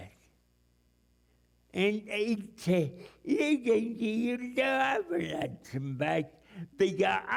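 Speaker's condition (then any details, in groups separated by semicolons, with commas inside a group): Cerebral palsy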